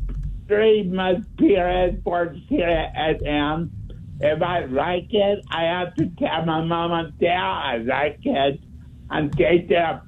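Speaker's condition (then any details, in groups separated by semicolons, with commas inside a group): Speech impediment; tries to talk really clearly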